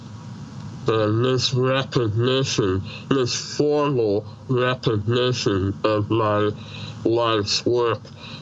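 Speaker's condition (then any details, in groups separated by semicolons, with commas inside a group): Treacher Collins syndrome, severe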